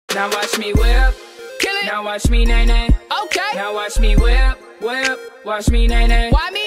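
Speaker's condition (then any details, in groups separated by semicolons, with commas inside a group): No condition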